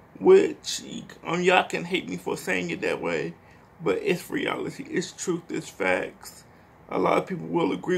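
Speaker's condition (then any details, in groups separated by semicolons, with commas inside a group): Cerebral palsy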